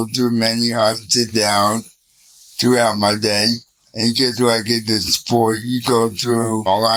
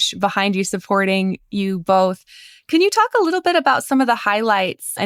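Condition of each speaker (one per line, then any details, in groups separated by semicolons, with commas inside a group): Cerebral palsy; from birth, spastic quadriplegia
No condition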